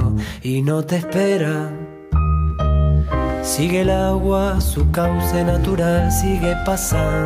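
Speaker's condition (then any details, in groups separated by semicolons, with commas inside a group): No condition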